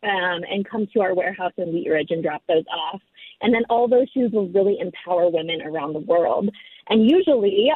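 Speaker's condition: No condition

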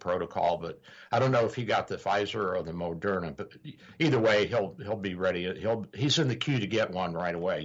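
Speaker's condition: No condition

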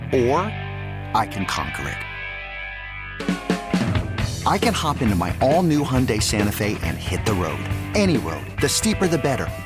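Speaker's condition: No condition

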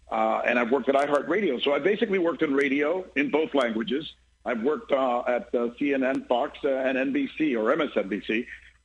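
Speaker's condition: No condition

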